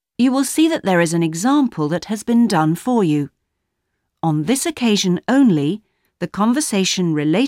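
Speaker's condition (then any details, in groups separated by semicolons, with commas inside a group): No condition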